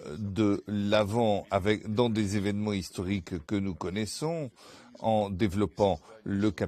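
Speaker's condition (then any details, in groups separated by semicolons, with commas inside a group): No condition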